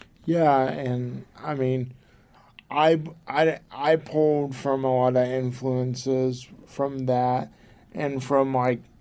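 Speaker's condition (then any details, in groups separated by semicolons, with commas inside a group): Cerebral palsy; from birth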